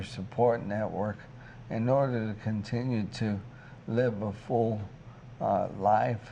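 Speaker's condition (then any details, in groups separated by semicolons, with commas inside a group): ALS; onset left hand weakness, then right hand; diagnosed 3 years ago, walking difficulty, progressing, in-home caregiver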